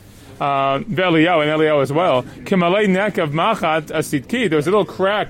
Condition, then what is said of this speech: None; typical speech.